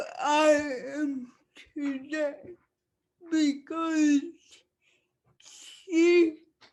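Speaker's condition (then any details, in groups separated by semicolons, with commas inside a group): Cerebral palsy; speech affected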